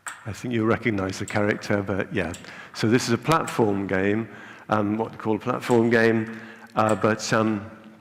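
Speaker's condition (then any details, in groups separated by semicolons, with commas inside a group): No condition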